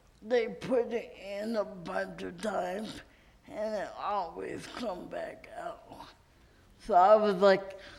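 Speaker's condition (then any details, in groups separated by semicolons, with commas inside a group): Cerebral palsy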